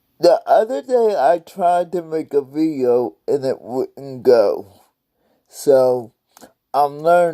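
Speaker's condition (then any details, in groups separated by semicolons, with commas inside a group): Cerebral palsy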